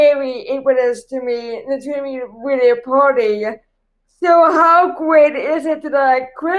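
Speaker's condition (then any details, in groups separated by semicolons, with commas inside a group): Cerebral palsy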